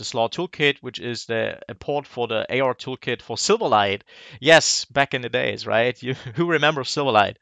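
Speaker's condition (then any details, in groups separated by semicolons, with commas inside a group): No condition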